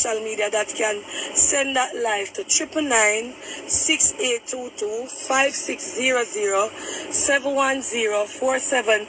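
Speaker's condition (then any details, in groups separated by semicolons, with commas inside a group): No condition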